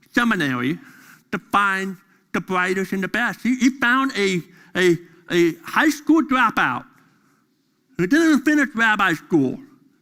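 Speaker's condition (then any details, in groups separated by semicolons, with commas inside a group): Deafness; deaf during school years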